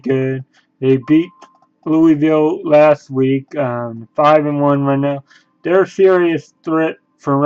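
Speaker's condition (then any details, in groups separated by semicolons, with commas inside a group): Cerebral palsy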